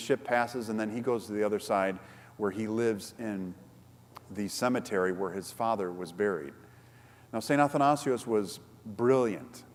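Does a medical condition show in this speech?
No.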